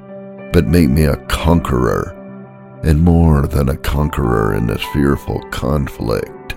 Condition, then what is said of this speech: No condition.